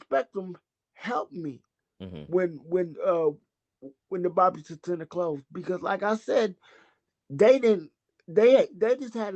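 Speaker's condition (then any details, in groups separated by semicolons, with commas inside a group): Cerebral palsy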